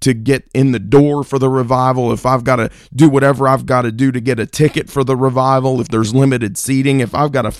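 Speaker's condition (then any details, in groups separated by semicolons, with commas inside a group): No condition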